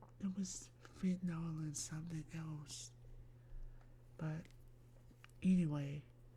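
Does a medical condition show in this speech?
Yes: myasthenia gravis.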